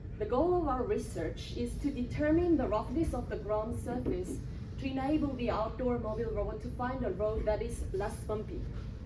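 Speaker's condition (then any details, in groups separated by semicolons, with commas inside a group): No condition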